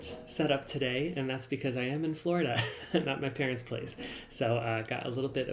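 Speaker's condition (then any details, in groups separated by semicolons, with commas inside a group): No condition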